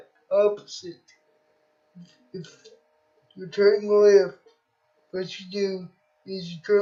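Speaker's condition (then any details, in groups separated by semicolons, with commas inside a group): Cerebral palsy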